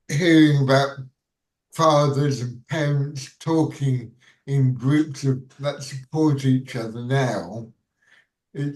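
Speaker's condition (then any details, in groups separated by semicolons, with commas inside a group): Cerebral palsy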